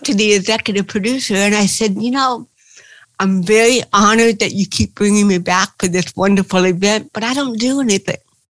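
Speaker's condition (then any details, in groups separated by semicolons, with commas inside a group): Cerebral palsy; since birth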